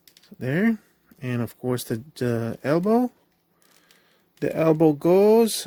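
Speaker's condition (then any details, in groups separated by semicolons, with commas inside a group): No condition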